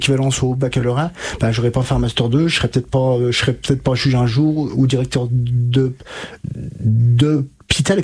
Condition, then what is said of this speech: Stuttering. Donc là par exemple j'ai des blocages et j'ai des répétitions, mais auparavant, avant que je fasse ce gros travail orthophonique, c'était une catastrophe